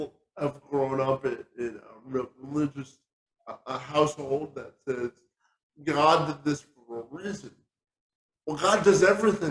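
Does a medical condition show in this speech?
Yes: spastic quadriplegic cerebral palsy.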